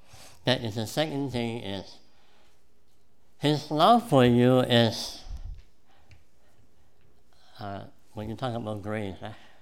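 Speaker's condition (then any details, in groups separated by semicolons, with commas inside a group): Cleft palate; present from birth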